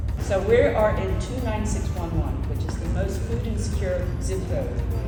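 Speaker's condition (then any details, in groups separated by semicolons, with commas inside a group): No condition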